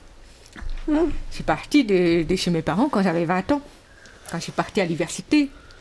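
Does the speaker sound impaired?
Yes: deafness with cochlear implant; profound deafness, hearing aid, then progressive total hearing loss, cochlear implant operated at age 14; hears again and captures sounds with cochlear implant; oral speech forced by parents who refused sign language, effort to articulate clearly.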